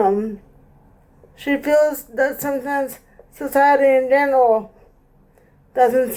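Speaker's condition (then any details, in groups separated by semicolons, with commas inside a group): Cerebral palsy; present from birth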